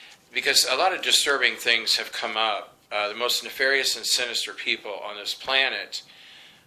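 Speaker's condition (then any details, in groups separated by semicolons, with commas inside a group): No condition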